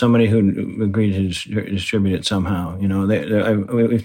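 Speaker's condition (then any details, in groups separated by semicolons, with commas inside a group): Parkinson's disease; right-side weakness at onset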